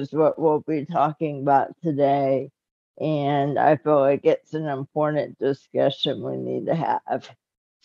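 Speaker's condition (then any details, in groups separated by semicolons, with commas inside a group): Cerebral palsy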